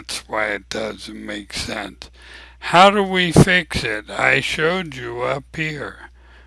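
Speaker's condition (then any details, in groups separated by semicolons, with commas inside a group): ALS; abnormally slow voice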